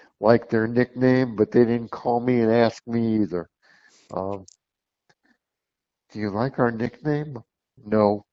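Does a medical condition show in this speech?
Yes: cerebral palsy; since birth.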